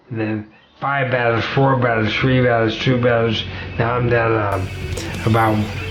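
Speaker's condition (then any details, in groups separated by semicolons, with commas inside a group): ALS; 7 years after onset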